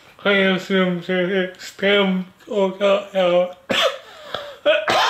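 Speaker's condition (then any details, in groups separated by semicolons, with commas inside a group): Cerebral palsy; speech disability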